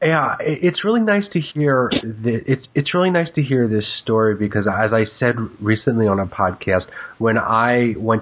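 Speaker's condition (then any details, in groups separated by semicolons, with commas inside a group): No condition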